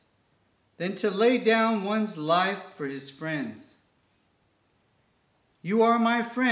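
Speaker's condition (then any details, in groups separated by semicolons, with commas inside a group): No condition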